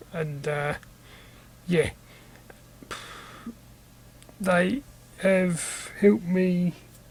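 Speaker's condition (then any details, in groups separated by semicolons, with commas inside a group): Cerebral palsy; from birth, all four limbs, spastic, dyskinetic, ataxic features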